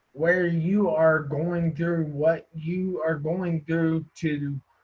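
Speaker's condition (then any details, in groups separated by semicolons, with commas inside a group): Traumatic brain injury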